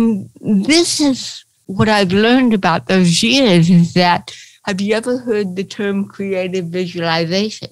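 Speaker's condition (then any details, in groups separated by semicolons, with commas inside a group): Cerebral palsy; speech therapy in preschool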